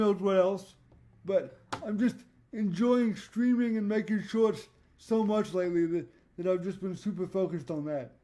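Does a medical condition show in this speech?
Yes: cerebral palsy; voice tone sometimes odd.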